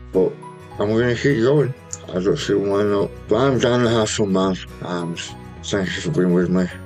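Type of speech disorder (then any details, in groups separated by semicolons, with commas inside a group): Speech after partial glossectomy; tongue cancer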